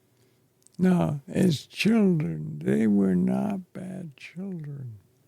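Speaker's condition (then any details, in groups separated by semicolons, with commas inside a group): ALS; affects chest and throat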